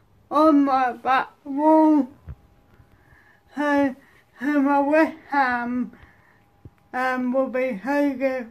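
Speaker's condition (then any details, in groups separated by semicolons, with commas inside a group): Cerebral palsy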